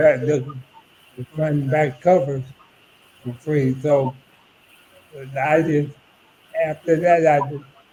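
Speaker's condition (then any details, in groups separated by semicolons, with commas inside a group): ALS; about eight years since diagnosis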